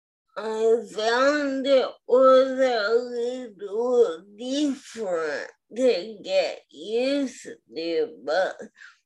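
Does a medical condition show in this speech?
Yes: spastic quadriplegic cerebral palsy; CP accent, sultry disability accent, listeners may need to listen closely.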